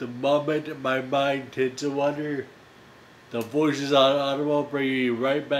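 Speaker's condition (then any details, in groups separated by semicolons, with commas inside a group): Friedreich's ataxia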